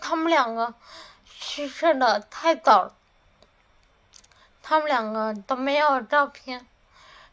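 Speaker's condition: Cerebellar atrophy, hereditary; familial, mother, uncle and aunt died of it, untreatable, slurred speech first, then weak hands, no medication, about ten years given; cannot hold pen, cannot manage stairs or go out alone since COVID, falls; muffled articulation, tongue not nimble, listeners struggle to understand

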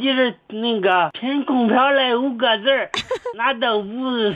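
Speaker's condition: Cerebellar atrophy; onset at age fifteen

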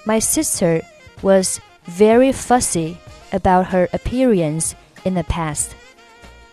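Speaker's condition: No condition

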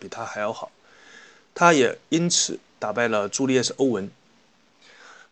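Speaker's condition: No condition

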